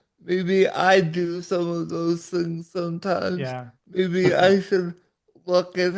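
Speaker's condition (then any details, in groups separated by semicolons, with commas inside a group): Cerebral palsy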